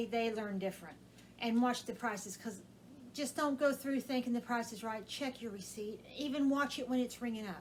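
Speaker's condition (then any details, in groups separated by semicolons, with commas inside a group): No condition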